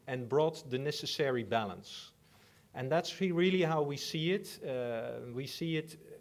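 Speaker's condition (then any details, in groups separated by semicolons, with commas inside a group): No condition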